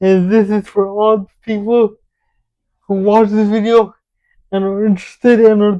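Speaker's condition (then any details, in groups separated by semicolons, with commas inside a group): Cerebral palsy; with developmental delay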